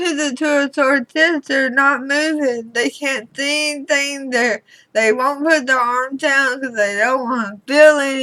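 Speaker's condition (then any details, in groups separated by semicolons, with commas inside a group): Throat cancer radiation damage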